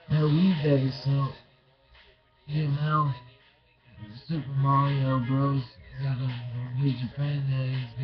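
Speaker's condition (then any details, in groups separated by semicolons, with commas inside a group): Brain injury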